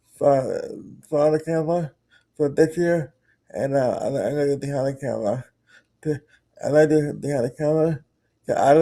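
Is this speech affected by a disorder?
Yes: cerebral palsy.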